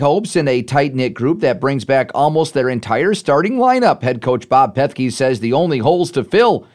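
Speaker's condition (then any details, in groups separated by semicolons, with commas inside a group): No condition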